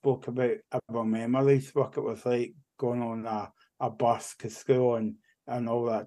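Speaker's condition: Cerebral palsy; childhood speech hard for others to understand, speech therapy at school, learned to talk

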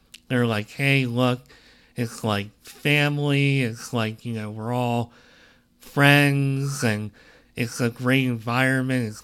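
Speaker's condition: Cleft lip and palate; present since birth

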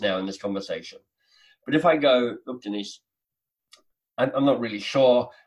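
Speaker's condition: Cleft lip and palate, mild

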